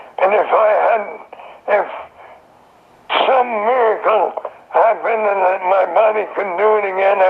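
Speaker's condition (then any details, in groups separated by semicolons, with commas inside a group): Throat cancer; survivor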